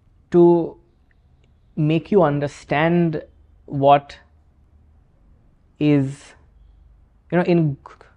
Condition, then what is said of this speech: Stuttering. And I also want to make sure that I stammer, but my films shouldn't stammer.